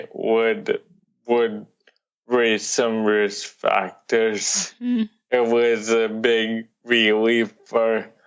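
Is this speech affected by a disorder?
Yes: cerebral palsy.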